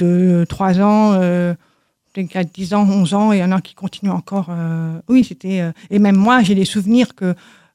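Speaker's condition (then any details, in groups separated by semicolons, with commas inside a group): Deafness from birth; congenital, right-ear hearing aid from age 2.5 to 3, left ear hears nothing, left aid refused; no sound without aid, lip-reading needed, high sounds too loud, aids switched off in noisy streets; learned to speak through many speech therapy sessions, speech does not reveal deafness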